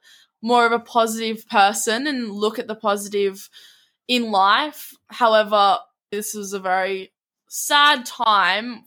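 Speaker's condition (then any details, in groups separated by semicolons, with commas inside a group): No condition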